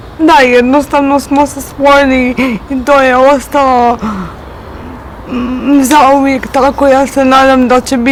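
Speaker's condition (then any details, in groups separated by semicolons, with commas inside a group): Cerebral palsy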